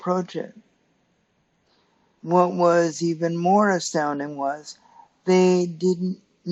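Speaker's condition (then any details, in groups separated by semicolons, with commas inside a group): Cerebral palsy; stiff muscles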